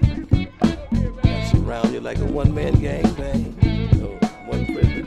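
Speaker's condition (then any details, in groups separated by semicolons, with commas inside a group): No condition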